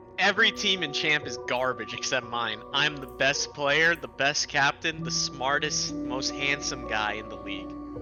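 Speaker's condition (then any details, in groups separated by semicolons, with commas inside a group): No condition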